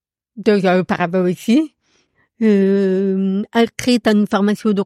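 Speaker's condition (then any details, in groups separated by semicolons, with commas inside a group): Profound deafness; noticeable to everyone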